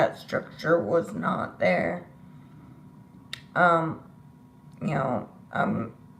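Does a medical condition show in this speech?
Yes: disability causing slurred speech.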